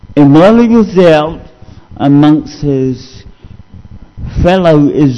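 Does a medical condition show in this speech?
Yes: cerebral palsy; discovered at age 2.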